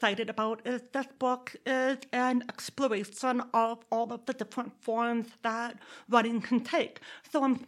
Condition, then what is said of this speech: Deafness. When you are deaf and you're born in Texas, you put those two together and this is what comes out.